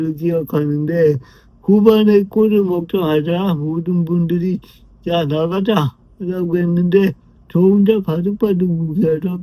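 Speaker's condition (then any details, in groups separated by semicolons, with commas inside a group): Brain lesion disability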